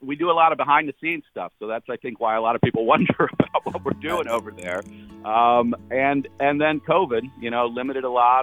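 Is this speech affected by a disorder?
No.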